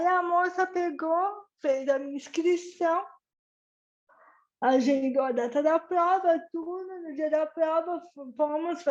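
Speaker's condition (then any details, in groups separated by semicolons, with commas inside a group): Cerebral palsy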